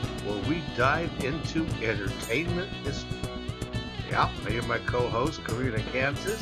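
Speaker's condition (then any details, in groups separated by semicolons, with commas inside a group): No condition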